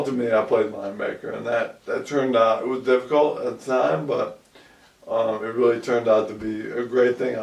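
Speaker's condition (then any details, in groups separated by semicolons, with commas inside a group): ALS; about 2 years since onset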